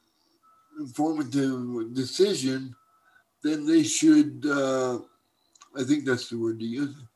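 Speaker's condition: Cerebral palsy; visual perceptual problem from cerebral palsy

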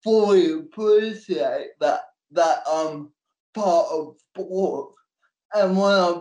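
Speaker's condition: Cerebral palsy; personal care

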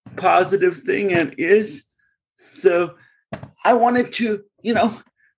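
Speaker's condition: Cerebral palsy; Connecticut

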